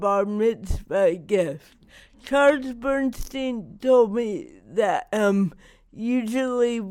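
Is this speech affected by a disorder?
Yes: cerebral palsy; wears down with age.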